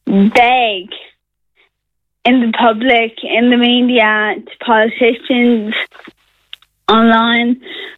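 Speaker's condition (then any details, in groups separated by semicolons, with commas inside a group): Friedreich's ataxia; rare progressive neuromuscular disease, nerve damage, muscle weakness, mobility loss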